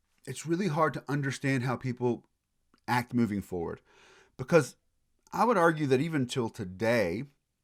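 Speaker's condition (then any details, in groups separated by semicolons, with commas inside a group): No condition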